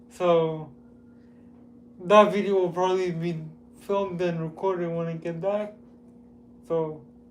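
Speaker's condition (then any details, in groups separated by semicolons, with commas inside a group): Cerebral palsy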